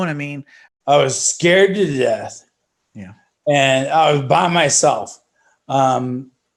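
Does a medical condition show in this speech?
Yes: ALS; spasticity as early symptom; about two years since diagnosis, stem cell trial, slight progression; breathing affected after injection.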